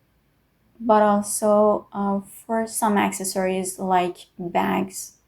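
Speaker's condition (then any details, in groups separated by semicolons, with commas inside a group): No condition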